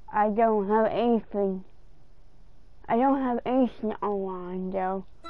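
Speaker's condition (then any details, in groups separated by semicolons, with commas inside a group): Cerebral palsy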